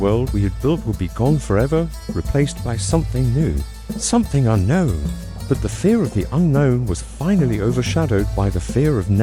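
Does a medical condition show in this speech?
No.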